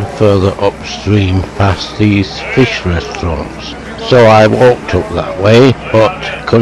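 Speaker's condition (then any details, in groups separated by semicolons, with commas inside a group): Motor neuron disease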